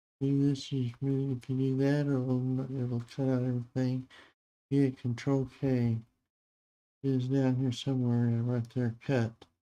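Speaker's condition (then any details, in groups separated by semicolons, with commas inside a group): Parkinson's disease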